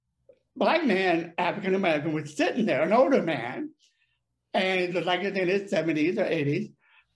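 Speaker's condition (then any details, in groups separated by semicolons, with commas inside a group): Deafness; brain damage from birth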